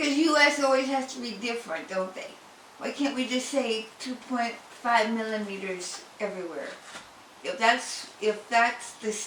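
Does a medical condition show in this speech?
Yes: head and neck cancer; tongue cancer, surgery and other treatments; physical and speech therapy stopped; had speech therapy.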